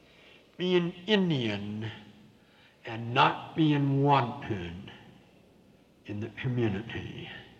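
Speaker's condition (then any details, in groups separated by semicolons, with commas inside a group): Severe cleft palate with lisp; congenital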